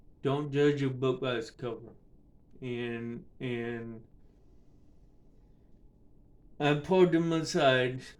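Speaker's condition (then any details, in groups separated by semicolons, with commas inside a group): Cerebral palsy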